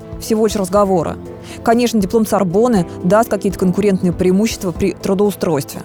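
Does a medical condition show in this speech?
No.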